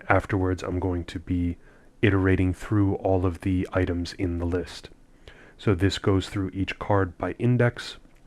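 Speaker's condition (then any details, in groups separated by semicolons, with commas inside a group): No condition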